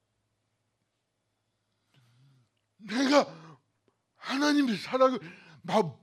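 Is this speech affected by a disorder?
Yes: cerebral palsy; lifelong pain, body and bones twisted, bent body; cervical spine c2 to c7 damaged, two surgeries upcoming, not curative, may need reoperation, worsening.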